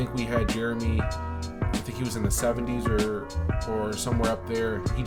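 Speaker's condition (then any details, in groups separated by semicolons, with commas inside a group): No condition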